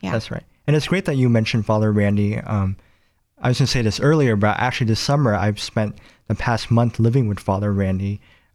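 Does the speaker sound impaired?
Yes: cleft palate; congenital cleft palate involving mouth.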